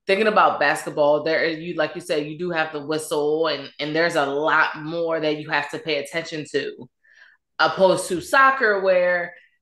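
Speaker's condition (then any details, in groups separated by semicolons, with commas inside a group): No condition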